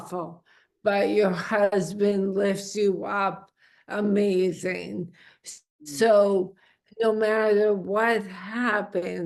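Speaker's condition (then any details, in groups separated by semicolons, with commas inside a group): Amyotrophic lateral sclerosis; onset left foot dragging, progressing to limp; diagnosed about a year after symptom onset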